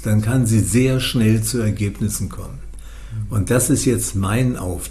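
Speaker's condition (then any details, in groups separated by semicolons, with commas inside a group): Parkinson's disease; on medication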